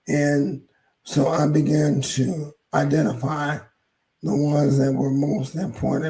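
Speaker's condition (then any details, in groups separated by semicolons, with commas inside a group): ALS; hoarse voice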